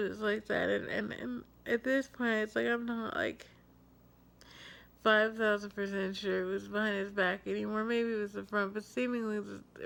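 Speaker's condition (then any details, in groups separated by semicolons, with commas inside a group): Cerebral palsy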